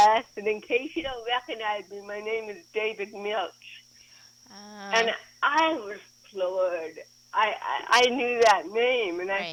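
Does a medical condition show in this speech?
Yes: cerebral palsy.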